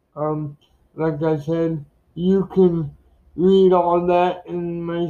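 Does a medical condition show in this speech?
Yes: cerebral palsy.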